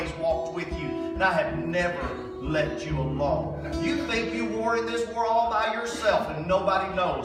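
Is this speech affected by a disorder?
No.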